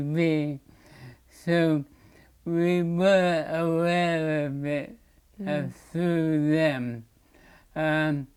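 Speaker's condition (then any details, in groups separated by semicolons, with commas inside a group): Motor neurone disease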